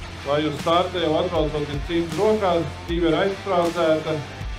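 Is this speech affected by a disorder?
No.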